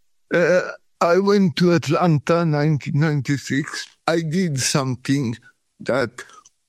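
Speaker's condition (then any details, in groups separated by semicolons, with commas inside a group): Cerebral palsy; pain back within 3 days in Sweden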